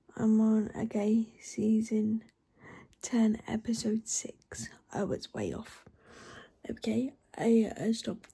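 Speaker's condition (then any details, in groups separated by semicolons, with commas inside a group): Cerebral palsy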